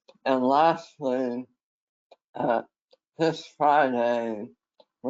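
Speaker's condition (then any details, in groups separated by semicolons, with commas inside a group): Head and neck cancer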